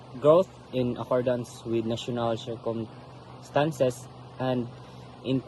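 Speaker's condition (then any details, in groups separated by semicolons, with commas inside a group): No condition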